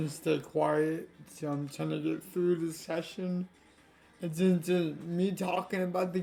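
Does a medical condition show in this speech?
Yes: cerebral palsy; affects legs.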